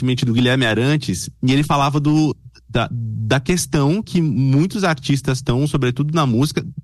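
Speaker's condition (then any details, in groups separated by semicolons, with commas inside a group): No condition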